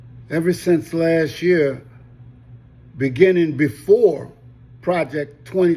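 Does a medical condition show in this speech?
No.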